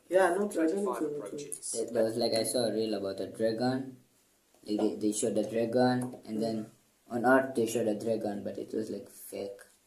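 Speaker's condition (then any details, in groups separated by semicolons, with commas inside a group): No condition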